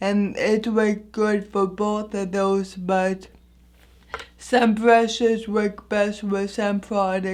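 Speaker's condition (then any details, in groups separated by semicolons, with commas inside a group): Anoxic brain injury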